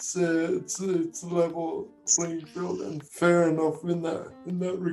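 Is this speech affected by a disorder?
Yes: cerebral palsy; spastic quadriplegic type.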